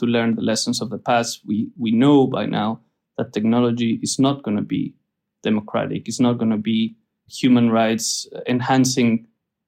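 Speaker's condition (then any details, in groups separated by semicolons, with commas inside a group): No condition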